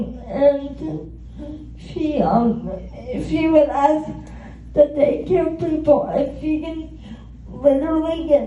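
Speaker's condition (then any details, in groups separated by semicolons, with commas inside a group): Cerebral palsy; spastic quadriplegia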